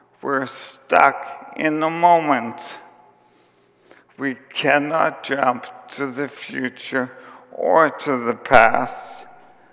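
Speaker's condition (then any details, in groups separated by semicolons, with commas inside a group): ALS; onset with tiredness and clumsiness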